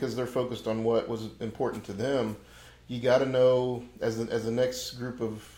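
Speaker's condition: No condition

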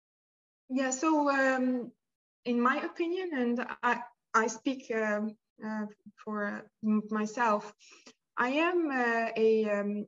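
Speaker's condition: Stuttering; developmental stutter noticed at age 5, father stammered when young and overcame it, brother also stutters; still stutters, much improved over past ten years; sound, syllable and word repetitions, formerly much facial tension, uneasy in meetings and presentations, avoided speaking situations; prolonged sounds

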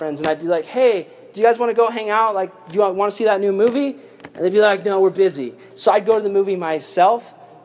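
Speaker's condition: No condition

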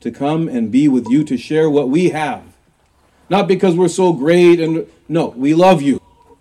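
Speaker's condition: No condition

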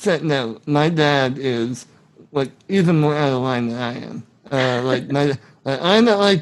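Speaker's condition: Spinal muscular atrophy, severe; present from birth

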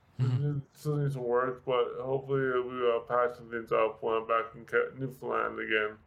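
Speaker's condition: Traumatic brain injury; severe, drunk driving crash, brain bleed, collapsed lung, thoracotomy by STARS ambulance, mobility issues; affects speech and balance, people think drunk

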